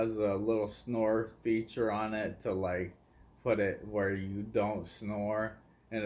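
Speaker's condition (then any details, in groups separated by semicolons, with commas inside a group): ALS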